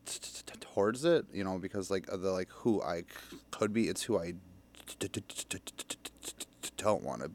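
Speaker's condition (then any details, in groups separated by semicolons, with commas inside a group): Stutter; stutter since young childhood, speech help stopped around age 11 or 12, therapy, 12-step programs, now sober; still stutters, public speaking still hard, sounded fluent on air, feels safe in studio; stutters on f of furniture mover, no stutter when drunk, cares less when feeling safe; blocks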